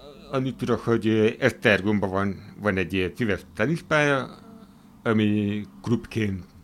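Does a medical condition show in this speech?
Yes: hearing impairment.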